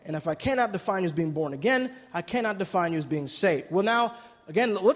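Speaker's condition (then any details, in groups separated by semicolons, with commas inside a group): No condition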